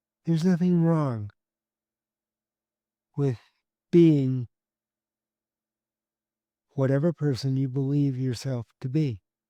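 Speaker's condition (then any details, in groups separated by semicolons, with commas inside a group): Cerebral palsy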